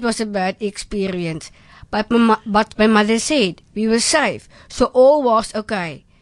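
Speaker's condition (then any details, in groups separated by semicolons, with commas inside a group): Down syndrome; trisomy 21, present from birth in Bloemfontein, no speech therapy or physiotherapy in infancy, stimulated by mother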